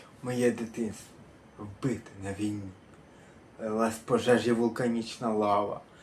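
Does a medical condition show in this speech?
Yes: cerebral palsy.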